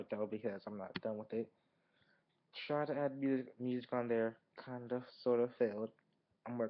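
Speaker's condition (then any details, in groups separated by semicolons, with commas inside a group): No condition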